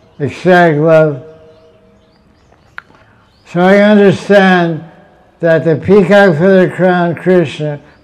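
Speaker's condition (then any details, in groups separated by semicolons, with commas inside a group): Deafness; unsure of microphone volume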